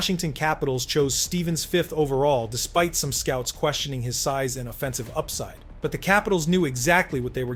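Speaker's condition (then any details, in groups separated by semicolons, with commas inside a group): No condition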